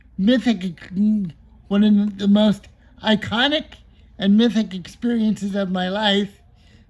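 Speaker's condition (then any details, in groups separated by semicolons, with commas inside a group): Cerebral palsy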